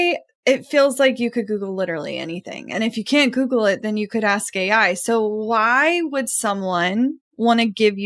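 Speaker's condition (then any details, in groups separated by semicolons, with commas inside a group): No condition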